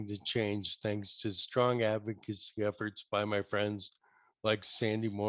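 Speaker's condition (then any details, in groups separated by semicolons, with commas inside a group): ALS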